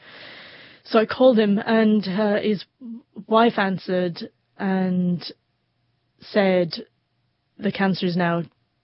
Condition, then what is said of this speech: Stuttering. We just take a little bit more time.